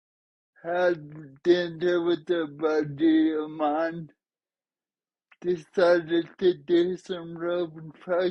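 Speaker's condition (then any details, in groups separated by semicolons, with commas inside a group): Traumatic brain injury; caused by accident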